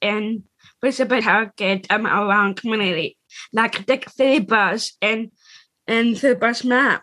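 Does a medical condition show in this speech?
Yes: Down syndrome; trisomy 21 from birth, congenital heart defect, heart surgery in infancy; past speech therapy to help talking and slow speaking; works hard to speak slowly and clearly, speaking not easy.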